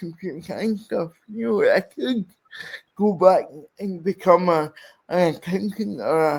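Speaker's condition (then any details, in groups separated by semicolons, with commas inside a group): Cerebral palsy; speech impairment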